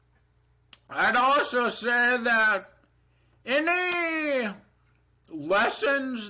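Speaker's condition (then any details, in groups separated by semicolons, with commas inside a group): Deafness, Neurofibromatosis Type 2; first half deaf, then 2 months of no hearing, then amplifier gave some hearing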